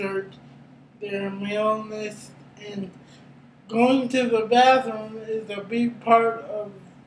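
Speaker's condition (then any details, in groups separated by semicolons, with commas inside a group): Cerebral palsy; brain injury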